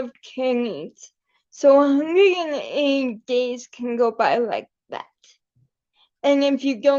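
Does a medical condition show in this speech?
Yes: cerebral palsy; able to articulate and speak.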